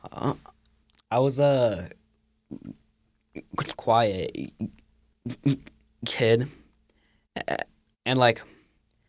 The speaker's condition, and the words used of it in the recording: Stuttering. But this person might also sound different in conversation than what you're used to.